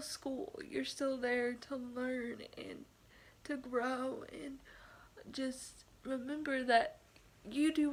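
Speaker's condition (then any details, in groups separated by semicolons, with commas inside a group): Cerebral palsy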